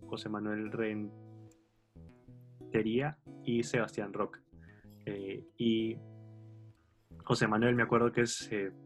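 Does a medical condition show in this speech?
Yes: stuttering; stuttering since about age four, aware by late primary school, treatment sought around age seven; still stutters, past non-specialist therapy partly helped, adolescent psychologist for anxiety, later fluency control training; head moved toward shoulder on effort, later pen squeezing, repeated 'Mi Nombre Es', avoided speaking at university; here repeated words, blocks.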